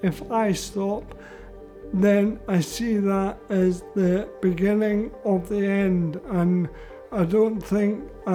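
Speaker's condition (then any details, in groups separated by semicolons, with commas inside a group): Motor neurone disease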